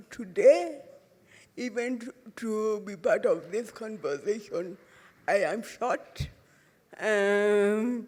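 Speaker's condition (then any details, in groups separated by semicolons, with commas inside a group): Cerebral palsy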